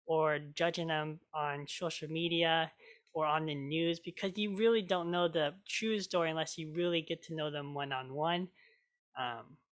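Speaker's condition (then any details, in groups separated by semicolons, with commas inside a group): Cleft lip and palate; major closure surgery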